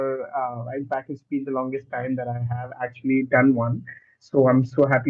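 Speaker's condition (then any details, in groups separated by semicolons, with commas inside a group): No condition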